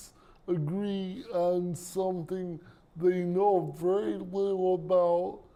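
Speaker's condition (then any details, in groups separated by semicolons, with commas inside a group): Cerebral palsy; present from birth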